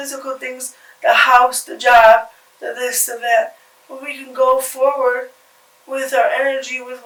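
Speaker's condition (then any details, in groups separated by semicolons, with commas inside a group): Cerebral palsy; from birth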